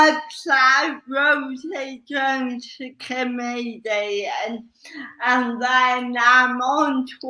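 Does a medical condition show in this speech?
Yes: cerebral palsy; slow speech.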